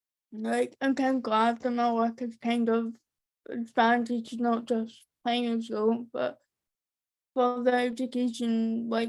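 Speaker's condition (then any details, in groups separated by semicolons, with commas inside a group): Cerebral palsy; birth trauma, eight weeks in infant ICU; diagnosed at 9 months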